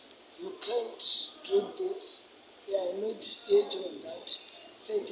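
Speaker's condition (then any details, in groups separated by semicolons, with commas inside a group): Cerebral palsy; affects speech and hands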